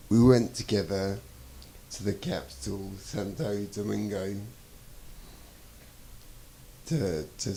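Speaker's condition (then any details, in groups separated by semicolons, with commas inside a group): Traumatic brain injury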